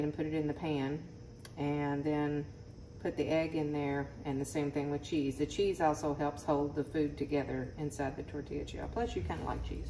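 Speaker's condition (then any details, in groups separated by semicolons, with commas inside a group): No condition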